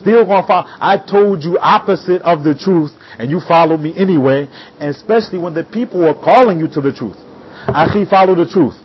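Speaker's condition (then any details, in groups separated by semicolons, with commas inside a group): No condition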